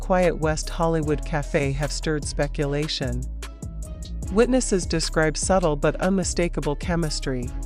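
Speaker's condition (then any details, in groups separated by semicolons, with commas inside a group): No condition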